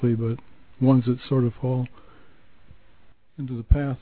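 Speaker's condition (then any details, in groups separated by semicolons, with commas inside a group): Parkinson's; progressed to barely moving before medication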